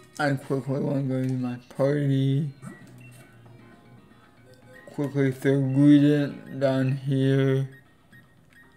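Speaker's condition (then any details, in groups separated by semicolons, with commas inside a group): Cerebral palsy; affects legs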